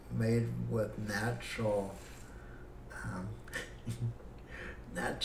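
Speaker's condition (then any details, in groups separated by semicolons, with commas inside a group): Cerebral palsy; breathing fine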